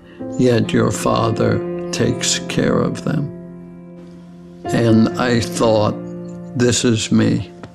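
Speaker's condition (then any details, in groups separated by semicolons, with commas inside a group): ALS; progressive ALS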